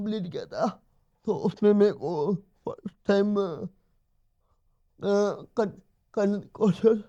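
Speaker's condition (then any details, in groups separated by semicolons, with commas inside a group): Cerebral palsy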